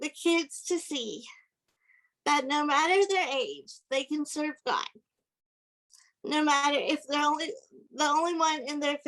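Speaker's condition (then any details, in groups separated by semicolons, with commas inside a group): Cerebral palsy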